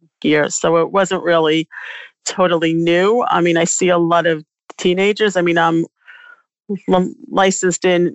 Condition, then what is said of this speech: Stuttering. I mean, I can honestly say from a personal perspective, when it started in like, you know, March, it became a little hard on my stuttering also.